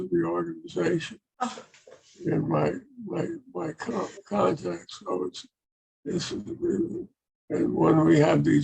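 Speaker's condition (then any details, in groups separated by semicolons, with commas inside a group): Parkinson's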